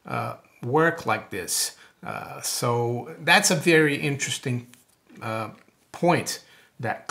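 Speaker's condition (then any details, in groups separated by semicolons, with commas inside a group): No condition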